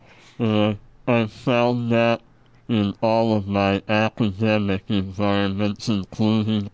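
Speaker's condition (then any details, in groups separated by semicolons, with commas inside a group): Treacher Collins syndrome; congenital genetic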